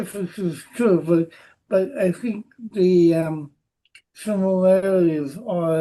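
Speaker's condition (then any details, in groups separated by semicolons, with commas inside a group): Cerebral palsy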